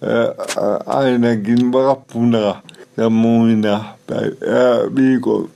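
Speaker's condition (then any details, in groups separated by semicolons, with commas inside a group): Cerebral palsy; somewhat unclear, self-described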